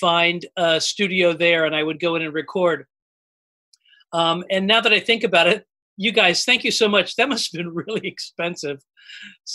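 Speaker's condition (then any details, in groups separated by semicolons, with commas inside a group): No condition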